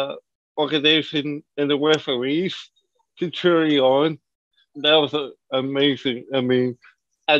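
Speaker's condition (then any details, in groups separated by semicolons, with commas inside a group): Cerebral palsy; from birth, lower extremities limited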